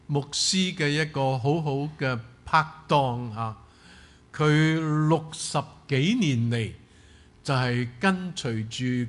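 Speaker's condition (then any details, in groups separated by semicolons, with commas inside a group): No condition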